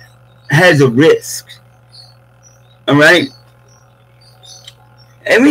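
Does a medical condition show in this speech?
Yes: cerebral palsy.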